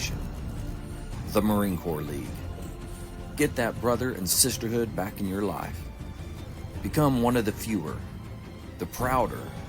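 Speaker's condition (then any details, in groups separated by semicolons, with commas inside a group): No condition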